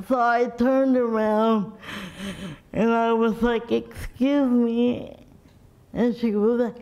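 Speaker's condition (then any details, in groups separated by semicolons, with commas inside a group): Cerebral palsy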